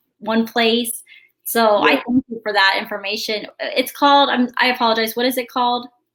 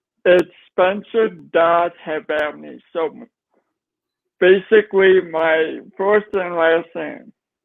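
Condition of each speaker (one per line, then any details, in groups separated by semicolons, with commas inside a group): No condition
Cerebral palsy; diagnosed age 3, physical and occupational therapy; nonverbal at age 3, speech therapy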